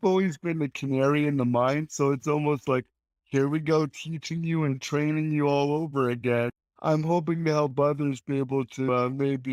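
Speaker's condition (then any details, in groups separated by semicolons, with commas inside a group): Cerebral palsy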